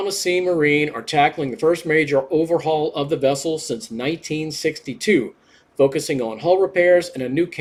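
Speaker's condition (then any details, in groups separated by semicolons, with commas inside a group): No condition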